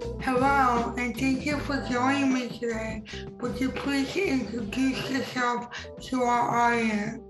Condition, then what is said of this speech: Cerebral palsy. I know the ones that people have about me because I have impaired speech, but what about those who are nonverbal?